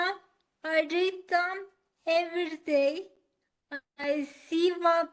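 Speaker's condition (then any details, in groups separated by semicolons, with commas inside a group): Acquired ataxia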